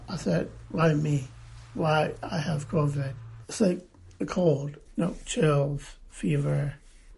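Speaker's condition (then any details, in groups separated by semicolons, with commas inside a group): Down syndrome; Down syndrome from extra chromosome, congenital heart disease, lung disease; recovered from COVID-19 after low oxygen, treated at Brigham and Women's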